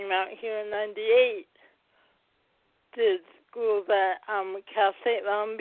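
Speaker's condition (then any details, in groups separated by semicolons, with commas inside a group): Cerebral palsy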